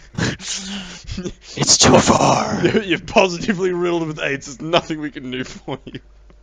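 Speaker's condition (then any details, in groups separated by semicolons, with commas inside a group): No condition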